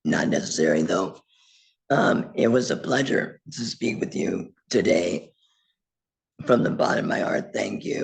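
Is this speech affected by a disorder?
Yes: laryngectomy; total laryngectomy, voice prosthesis.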